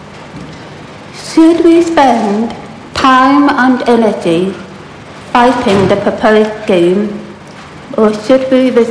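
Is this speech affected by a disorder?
Yes: profound deafness; profound deafness since early childhood, found at 2.5 years by kindergarten teachers, large hearing aids in body harness; without speech at 2.5 years, mother taught basic speech before school, Mary Hare School for deaf.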